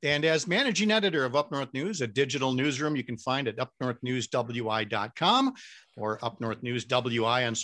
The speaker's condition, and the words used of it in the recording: No condition.